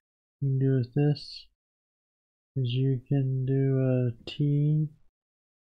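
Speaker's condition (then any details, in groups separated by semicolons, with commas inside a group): Parkinson's disease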